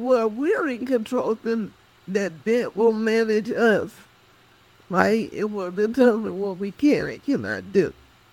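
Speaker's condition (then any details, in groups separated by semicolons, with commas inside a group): Cerebral palsy; speech affected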